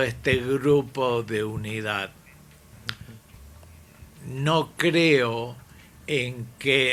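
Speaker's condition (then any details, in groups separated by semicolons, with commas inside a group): ALS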